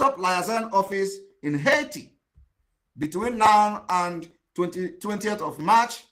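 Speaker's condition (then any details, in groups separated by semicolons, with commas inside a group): No condition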